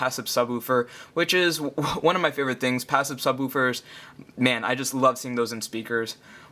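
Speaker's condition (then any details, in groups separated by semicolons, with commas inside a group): No condition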